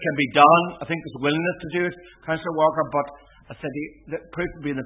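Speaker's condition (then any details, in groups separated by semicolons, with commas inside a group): No condition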